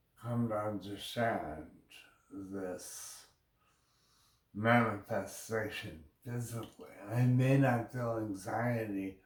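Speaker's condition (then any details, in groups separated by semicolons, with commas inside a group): Brain injury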